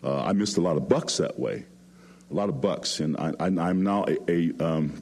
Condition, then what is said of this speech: Stuttering. Sometimes it can trip you up, and as a stutterer, boy, am I easily tripped up, as you've noticed already.